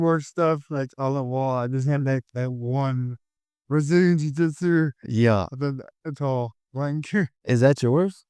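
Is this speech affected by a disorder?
Yes: cerebral palsy; caused by stroke at birth.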